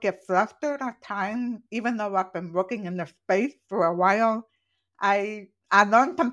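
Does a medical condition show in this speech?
Yes: profoundly deaf, congenital; born profoundly deaf, hearing aid wearer, learned to speak orally, does not know sign language; wears hearing aids; accent from deafness, not British, described as accent from nowhere.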